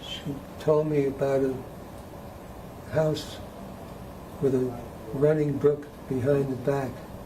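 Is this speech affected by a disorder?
Yes: Parkinson's disease.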